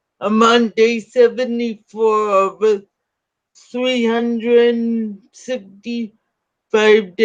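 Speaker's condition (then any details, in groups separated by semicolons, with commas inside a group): Cerebral palsy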